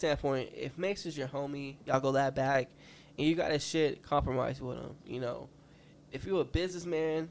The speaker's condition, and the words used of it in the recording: None; typical speech.